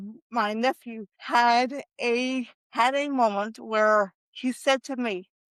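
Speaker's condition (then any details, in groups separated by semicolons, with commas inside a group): Quadriplegic cerebral palsy; quadriplegic, weak shoulders and hands, childhood surgery; tires easily typing, uses voice dictation; cadence differences, shifts in tone and speech strength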